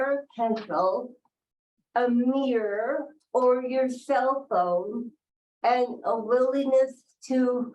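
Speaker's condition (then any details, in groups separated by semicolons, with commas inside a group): Cerebral palsy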